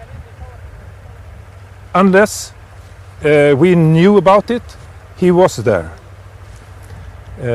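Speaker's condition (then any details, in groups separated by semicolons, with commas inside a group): No condition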